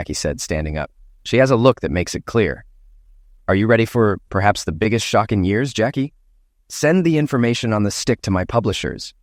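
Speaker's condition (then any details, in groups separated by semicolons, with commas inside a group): No condition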